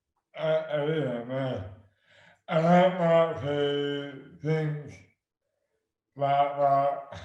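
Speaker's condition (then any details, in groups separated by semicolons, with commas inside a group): Dystonia; affects hands and speech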